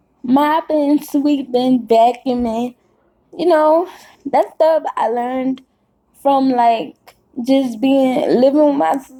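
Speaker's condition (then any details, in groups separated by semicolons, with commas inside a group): Cerebral palsy; caused by birth stroke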